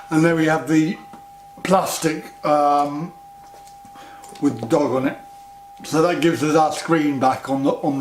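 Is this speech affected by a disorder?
Yes: cerebral palsy.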